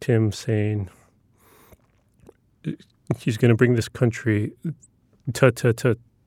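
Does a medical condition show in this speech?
Yes: stutter; described as neurological, ongoing into adulthood; still stutters; here repeated sounds, blocks.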